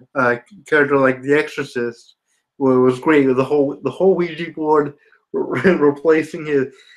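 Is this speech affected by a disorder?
Yes: spastic quadriplegia cerebral palsy.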